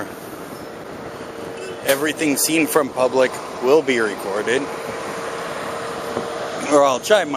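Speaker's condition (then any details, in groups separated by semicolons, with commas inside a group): No condition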